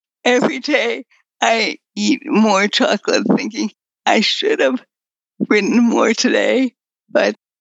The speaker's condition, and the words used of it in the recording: Multiple sclerosis. My latest episode, I like to think of it as my current journey or my episode, is lack of voice.